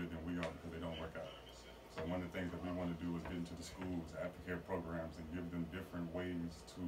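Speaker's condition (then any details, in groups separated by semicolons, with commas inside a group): No condition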